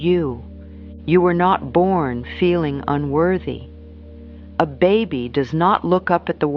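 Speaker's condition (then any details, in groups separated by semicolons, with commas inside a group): No condition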